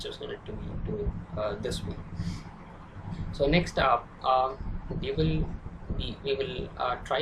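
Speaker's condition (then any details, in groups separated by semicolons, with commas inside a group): No condition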